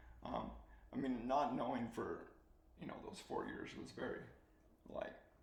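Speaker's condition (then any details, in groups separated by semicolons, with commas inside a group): ALS; slow-progressing form, feeding tube; soft spoken, swallowing getting harder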